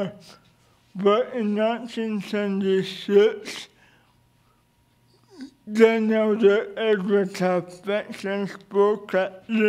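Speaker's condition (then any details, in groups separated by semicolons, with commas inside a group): Cerebral palsy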